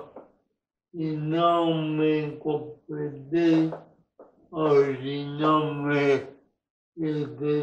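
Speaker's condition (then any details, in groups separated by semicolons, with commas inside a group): Cerebral palsy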